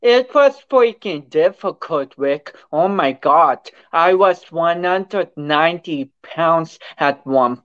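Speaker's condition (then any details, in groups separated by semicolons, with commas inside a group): Cerebral palsy; affects speech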